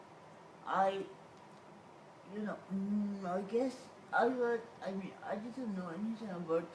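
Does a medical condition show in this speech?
Yes: cerebral palsy; whole body affected.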